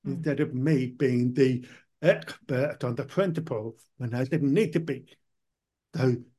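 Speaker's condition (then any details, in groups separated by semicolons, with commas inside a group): Profound deafness; born profoundly deaf, cochlear implant one ear after ear problem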